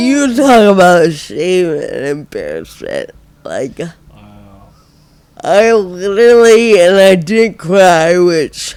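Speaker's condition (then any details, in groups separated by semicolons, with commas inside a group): Friedreich ataxia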